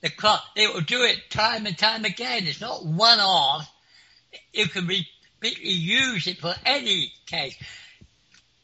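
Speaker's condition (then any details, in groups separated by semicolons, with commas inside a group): Clinically deaf; could not follow unfamiliar Suffolk slang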